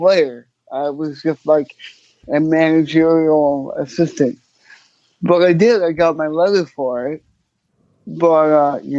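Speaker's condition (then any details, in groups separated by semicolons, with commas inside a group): Cerebral palsy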